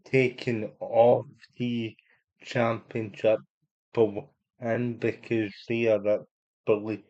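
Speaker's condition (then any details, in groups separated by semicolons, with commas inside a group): Cerebral palsy; unable to walk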